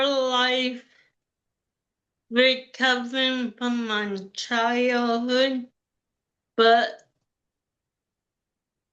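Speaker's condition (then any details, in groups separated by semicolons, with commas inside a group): Cerebral palsy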